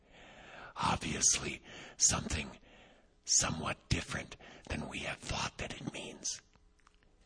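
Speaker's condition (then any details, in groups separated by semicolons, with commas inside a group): Vocal cord paralysis, unilateral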